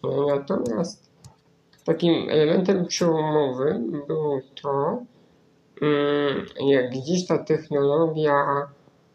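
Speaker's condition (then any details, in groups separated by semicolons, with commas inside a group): Spinal muscular atrophy; right-click via two keys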